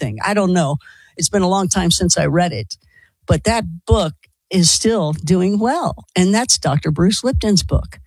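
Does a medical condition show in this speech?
No.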